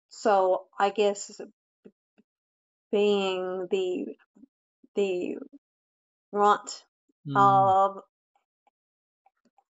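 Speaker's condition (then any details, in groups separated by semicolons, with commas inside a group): Stuttering; stuttering since childhood, childhood speech therapy, no cure; currently in speech therapy, neck relaxation and breathing techniques, fluency skills; still stutters, notably on own name or number, therapy increased fluency; repeated words, prolonged sounds, blocks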